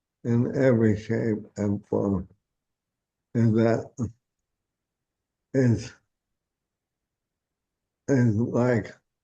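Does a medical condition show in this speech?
Yes: ALS.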